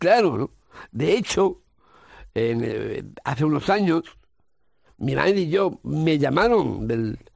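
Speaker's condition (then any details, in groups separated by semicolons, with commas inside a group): Down syndrome; congenital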